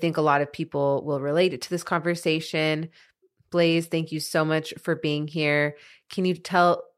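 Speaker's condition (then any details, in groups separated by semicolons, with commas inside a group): No condition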